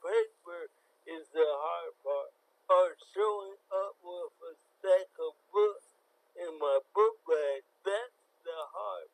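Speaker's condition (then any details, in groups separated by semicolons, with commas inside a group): Cerebral palsy; born very premature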